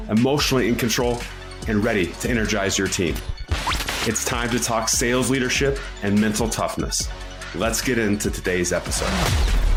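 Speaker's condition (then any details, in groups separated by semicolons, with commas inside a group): No condition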